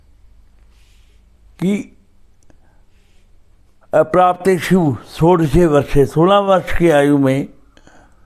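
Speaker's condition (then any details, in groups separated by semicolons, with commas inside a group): Cerebral palsy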